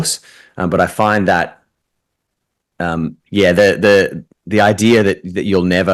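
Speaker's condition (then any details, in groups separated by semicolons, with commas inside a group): No condition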